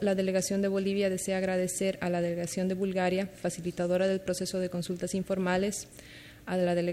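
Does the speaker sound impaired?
No.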